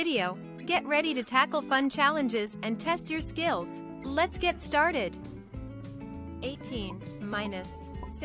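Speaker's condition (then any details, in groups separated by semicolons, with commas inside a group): No condition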